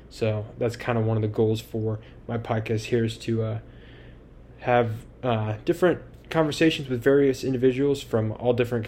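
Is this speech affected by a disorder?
No.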